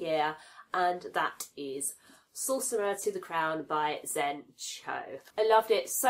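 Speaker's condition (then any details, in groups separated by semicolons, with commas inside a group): No condition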